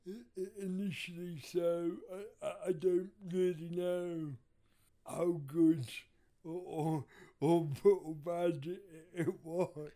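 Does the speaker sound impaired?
Yes: cerebral palsy; wheelchair user.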